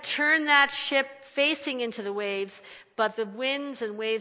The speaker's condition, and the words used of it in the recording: None; typical speech.